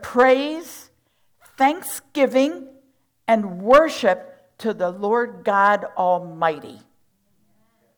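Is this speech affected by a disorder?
No.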